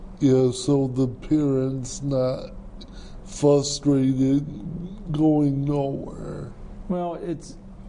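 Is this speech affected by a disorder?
Yes: cerebral palsy; speech impairment.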